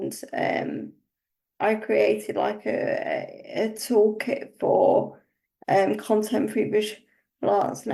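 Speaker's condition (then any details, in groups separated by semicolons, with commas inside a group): Cerebral palsy; uses wheelchair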